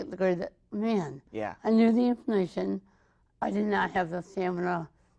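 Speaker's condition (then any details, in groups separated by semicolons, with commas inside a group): Mild cerebral palsy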